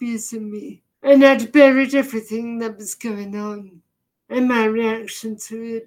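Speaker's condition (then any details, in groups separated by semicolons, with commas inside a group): Deafness, severe; hears noises but cannot identify them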